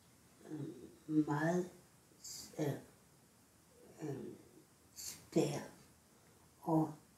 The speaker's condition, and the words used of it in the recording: Aphasia. Når du sidder og går i stå i sætningen, har du så ordet ind i